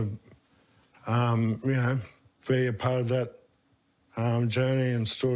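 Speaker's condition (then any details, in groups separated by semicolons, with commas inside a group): Motor neurone disease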